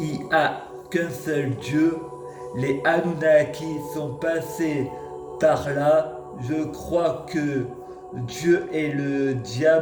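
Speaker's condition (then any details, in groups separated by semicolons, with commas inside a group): Multiple sclerosis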